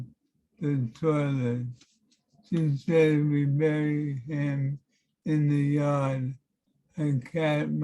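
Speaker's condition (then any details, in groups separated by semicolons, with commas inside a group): Parkinson's; affects handwriting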